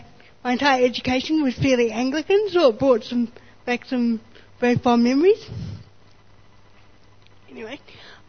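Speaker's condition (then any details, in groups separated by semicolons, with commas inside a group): Spastic cerebral palsy; born 24 weeks premature, not from lack of oxygen, multiple corrective procedures, mixed success; muscular tiredness and weakness, fluctuating fatigue, subtle learning deficits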